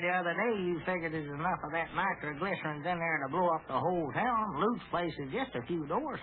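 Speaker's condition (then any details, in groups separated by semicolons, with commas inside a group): No condition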